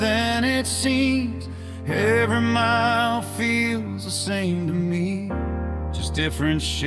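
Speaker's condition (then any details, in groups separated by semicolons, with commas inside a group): No condition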